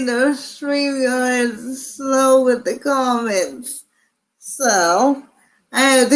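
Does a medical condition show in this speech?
Yes: cerebral palsy.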